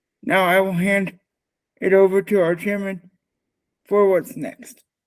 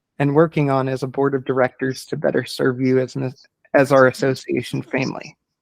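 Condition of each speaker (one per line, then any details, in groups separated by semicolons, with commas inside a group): Cerebral palsy; quadriplegia, all four limbs, from birth, brain oxygen loss
No condition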